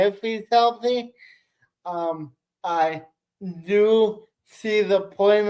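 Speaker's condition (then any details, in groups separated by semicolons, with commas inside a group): Cerebral palsy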